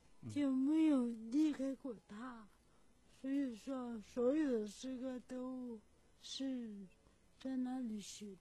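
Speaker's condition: Cerebral palsy; from birth, breech delivery with oxygen deprivation, impaired mobility, handwriting very difficult; unclear articulation, self-described in own poem

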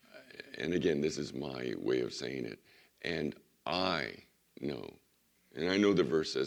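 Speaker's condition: Vocal cord surgery recovery; doctor limits teaching to 10-15 minutes

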